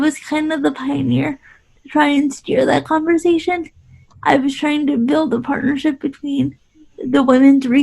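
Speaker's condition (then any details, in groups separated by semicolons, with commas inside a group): Cerebral palsy; quadriplegic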